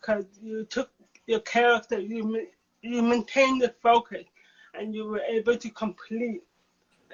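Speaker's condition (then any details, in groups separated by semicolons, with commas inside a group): Cerebral palsy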